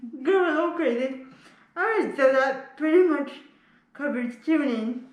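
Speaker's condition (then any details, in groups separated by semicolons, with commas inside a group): Spastic cerebral palsy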